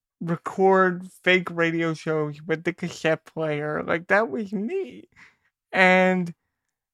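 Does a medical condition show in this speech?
Yes: cerebral palsy; work equipment.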